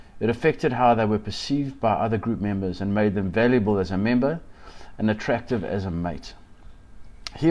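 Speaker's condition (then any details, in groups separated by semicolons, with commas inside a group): No condition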